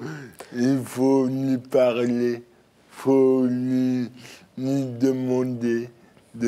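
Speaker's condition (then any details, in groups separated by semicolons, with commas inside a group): Cerebral palsy; birth injury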